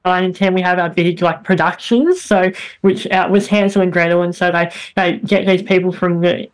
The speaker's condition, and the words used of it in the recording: Cleft palate. Like really, really airy, and it was nasally and stuff, but I'm so incredible to see how far I've come with my speech.